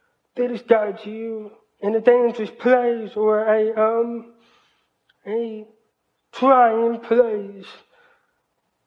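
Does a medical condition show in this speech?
Yes: hearing loss, cochlear implant; cochlear implant at 12, speech therapy.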